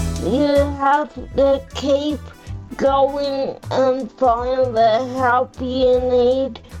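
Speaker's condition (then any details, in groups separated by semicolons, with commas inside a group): Cerebral palsy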